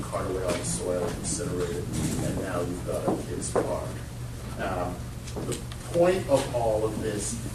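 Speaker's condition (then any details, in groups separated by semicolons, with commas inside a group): No condition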